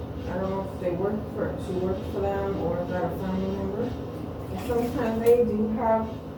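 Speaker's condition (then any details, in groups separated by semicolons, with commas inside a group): No condition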